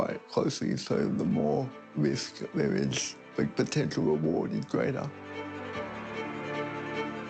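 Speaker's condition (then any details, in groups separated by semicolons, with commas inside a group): Cerebral palsy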